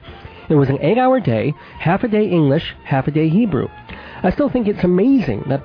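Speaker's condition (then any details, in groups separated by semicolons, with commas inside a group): Cleft palate with lisp; back of throat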